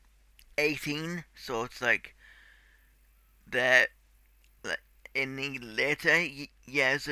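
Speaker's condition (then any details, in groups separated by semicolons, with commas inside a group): Cerebral palsy; tight muscles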